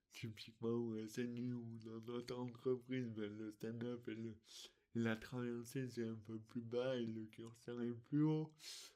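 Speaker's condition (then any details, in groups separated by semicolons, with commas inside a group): Dystonia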